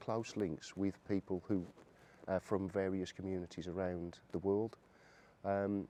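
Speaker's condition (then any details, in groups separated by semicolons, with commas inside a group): No condition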